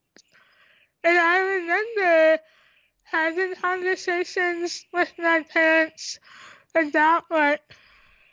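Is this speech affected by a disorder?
Yes: tracheostomy; congenital cystic hygroma of head and neck, lymphatic system, cysts in airway and esophagus, 50-60 surgeries; age 28, tracheostomy and stomach feeding tube since few days old, breathes through neck tube; doctors predicted never talking, learned to talk, unable to swallow, breathing effortful when running.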